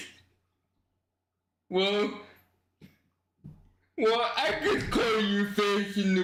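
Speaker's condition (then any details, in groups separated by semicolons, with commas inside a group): Cerebral palsy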